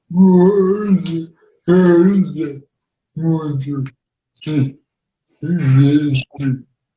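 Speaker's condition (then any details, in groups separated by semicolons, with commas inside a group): Cerebral palsy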